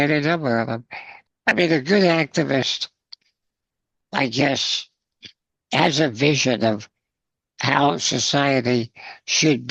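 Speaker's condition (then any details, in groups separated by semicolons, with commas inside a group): Spinal muscular atrophy, congenital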